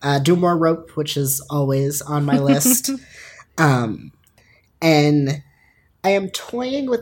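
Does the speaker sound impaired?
No.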